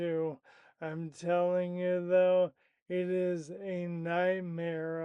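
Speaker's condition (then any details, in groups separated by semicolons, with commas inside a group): Primary lateral sclerosis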